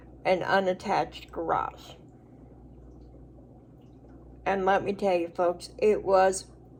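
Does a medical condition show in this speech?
Yes: cerebral palsy; speech noticeably atypical.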